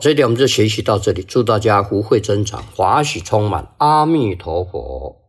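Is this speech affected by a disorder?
No.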